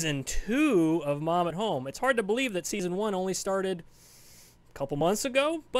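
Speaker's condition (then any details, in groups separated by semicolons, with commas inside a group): No condition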